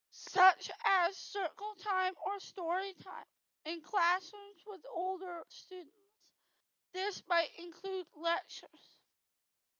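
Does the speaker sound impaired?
Yes: hearing loss with cochlear implants; FM systems in elementary and high school, neck loop receiver about one school year in elementary.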